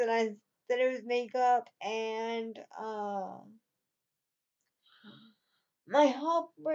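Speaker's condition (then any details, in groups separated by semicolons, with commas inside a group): Cerebral palsy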